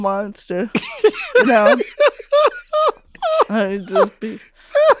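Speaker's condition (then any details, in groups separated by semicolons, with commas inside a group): Cerebral palsy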